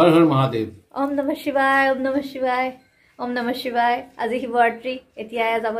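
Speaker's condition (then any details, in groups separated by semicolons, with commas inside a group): No condition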